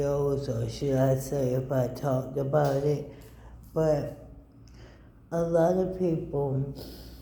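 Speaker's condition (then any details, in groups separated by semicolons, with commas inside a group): ALS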